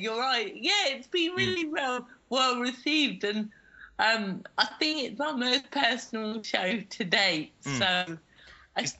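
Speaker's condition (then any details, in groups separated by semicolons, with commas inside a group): Cerebral palsy; cerebral palsy since childhood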